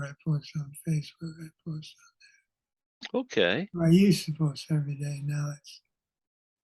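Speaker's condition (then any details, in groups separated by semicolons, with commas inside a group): Parkinson's disease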